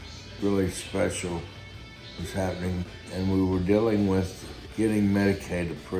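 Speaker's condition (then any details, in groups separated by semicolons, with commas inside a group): Guillain-Barré syndrome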